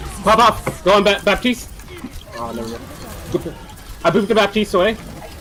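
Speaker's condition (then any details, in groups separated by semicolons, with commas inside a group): No condition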